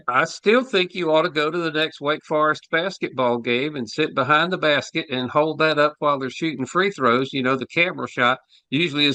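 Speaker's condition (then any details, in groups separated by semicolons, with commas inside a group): No condition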